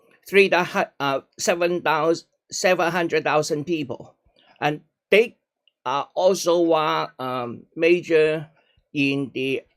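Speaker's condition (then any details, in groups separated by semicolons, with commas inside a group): No condition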